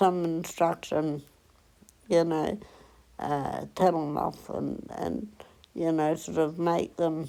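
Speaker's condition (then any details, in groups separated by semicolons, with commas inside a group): Cerebral palsy; onset at 8 days old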